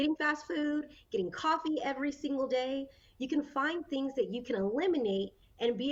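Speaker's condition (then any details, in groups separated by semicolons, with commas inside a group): No condition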